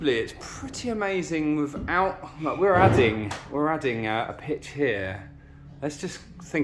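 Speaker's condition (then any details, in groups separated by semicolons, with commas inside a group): No condition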